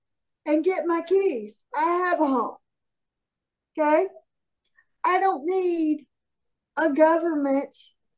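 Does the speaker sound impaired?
Yes: cerebral palsy; shoulder dislocates lifting heavy.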